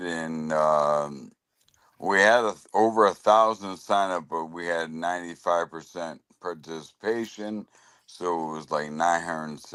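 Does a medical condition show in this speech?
Yes: lou Gehrig's disease (ALS).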